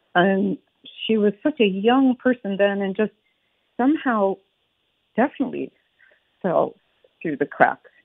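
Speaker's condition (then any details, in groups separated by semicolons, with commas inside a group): Aphasia after hemorrhagic stroke; hemorrhagic stroke in 2006, frontal lobe surgically removed, 2.5 months hospital and rehab, speech pathologist; writing, listening and another language skill very difficult, speaking reported good, some losses permanent; speaks very well by own account, relearned language from scratch, communicates clearly per host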